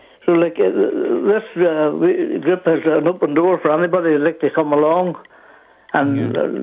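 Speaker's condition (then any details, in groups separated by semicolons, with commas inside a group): Young onset Parkinson's; diagnosed at 48, right hand tremor first, slow progression over about 10 years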